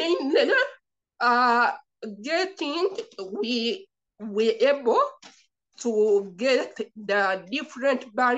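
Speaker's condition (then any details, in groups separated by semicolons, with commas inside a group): Cerebral palsy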